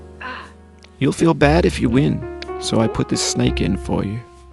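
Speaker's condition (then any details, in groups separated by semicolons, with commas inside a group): No condition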